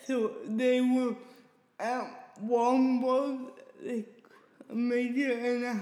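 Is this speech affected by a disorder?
Yes: cerebral palsy; past speech therapy with recorded playback, lost speech six days in Tasmania.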